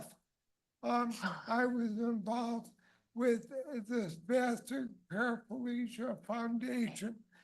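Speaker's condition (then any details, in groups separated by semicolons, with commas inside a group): ALS; first diagnosed primary lateral sclerosis, changed to ALS later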